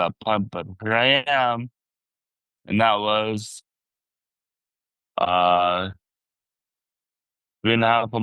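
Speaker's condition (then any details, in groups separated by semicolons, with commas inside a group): Traumatic brain injury; car crash, also broken back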